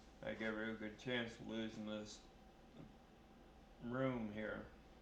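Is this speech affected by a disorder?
Yes: brain injury; beating, permanent dizziness, irreversible deterioration; severe, slow at tasks.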